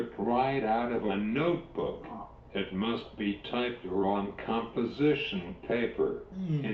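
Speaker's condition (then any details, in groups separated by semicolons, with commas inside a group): Cerebral palsy; quadriplegic, prenatal onset, cannot walk, fully dependent; nonverbal, uses speaking typing app, some voice understood by familiars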